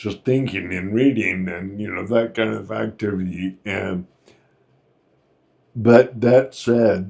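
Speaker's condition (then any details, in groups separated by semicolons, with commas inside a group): Friedreich's ataxia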